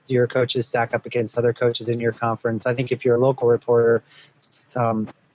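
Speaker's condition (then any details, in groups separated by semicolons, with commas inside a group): No condition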